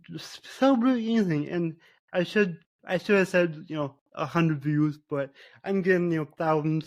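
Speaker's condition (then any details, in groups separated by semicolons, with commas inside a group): Cerebral palsy; lack of oxygen at birth, diagnosed around age one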